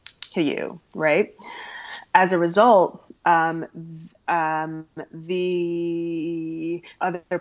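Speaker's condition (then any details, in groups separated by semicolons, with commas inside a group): Stuttering; formerly hid stuttering by switching words, deep breaths, fillers like ums and ahs, avoided talking; prolonged sounds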